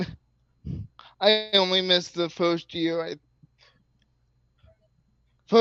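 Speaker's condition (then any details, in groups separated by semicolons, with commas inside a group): Cerebral palsy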